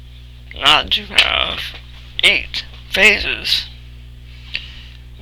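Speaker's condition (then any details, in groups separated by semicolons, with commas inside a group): Cerebral palsy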